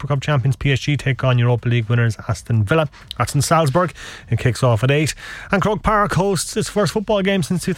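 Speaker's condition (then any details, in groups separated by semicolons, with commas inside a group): No condition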